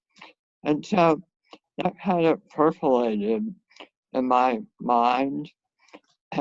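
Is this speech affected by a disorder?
Yes: head and neck cancer.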